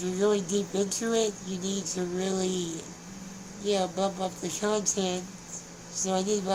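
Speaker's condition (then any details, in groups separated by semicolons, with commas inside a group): Spinal muscular atrophy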